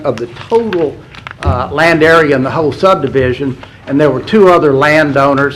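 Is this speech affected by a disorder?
No.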